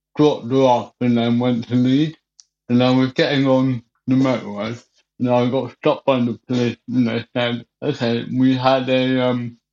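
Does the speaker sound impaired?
Yes: cerebral palsy; wheelchair.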